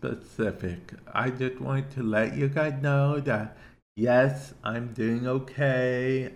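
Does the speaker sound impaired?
Yes: cerebral palsy; listener asked why speech sounds as it does.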